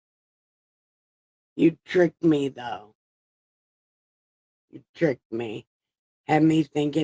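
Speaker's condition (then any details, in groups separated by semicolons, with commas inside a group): Brain injury; about 10 years after injury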